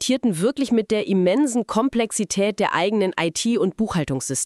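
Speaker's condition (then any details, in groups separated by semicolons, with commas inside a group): No condition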